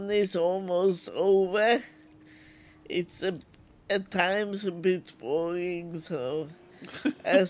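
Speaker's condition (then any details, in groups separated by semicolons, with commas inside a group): Multiple sclerosis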